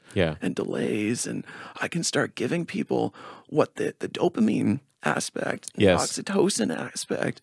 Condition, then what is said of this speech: Spasmodic dysphonia. The reason why I don't talk in a lower voice all the time is it's not as consistent.